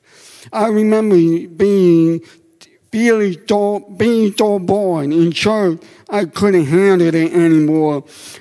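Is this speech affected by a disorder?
Yes: deafness; deaf since childhood.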